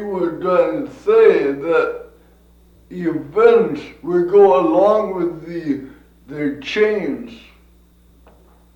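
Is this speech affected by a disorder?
Yes: cerebral palsy; from birth.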